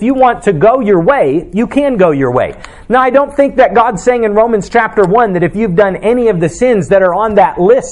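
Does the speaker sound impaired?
No.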